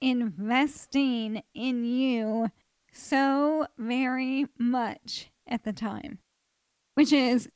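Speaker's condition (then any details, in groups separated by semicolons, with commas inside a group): ALS; voice changing and declining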